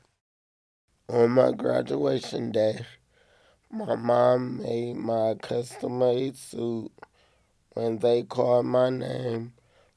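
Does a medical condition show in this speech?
Yes: cerebral palsy; therapists had stair climbing to bathroom as exercise.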